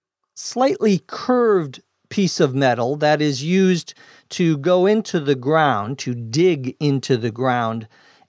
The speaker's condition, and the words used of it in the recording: No condition.